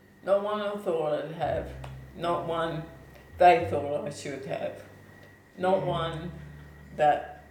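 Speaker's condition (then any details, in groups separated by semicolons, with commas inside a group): ALS/MND; onset foot drop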